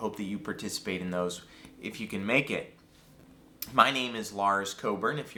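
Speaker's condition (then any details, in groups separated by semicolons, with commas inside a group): No condition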